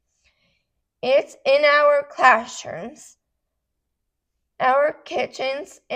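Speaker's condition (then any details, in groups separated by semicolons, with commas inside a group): Cerebral palsy; affects muscles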